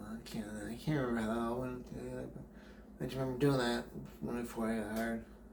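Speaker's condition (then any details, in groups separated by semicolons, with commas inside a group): Brain injury; memory greatly affected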